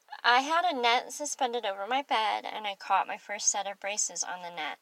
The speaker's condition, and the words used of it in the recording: Cleft palate. When my orthodontist gave me a partial that contained two acrylic teeth, the partial closed the hole as long as I was wearing the device.